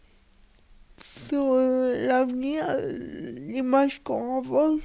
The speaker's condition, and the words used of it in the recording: Cerebral palsy. Maman, moi c'est vrai que par rapport à des gens, à des gens valides, passer à la radio, ça me demande pas mal d'efforts au niveau articulation,